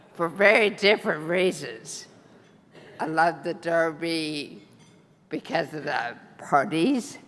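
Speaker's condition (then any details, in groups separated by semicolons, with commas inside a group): Brain injury; injury 20 years ago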